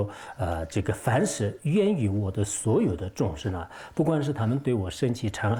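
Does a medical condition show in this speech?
No.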